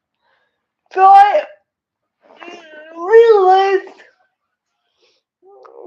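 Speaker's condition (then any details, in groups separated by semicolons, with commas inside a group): Cerebral palsy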